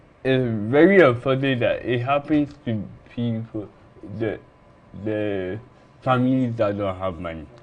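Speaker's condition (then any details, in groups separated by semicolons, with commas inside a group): Cerebral palsy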